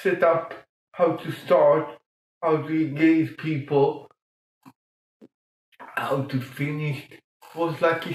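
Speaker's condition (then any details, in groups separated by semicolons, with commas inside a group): Cerebral palsy; present from birth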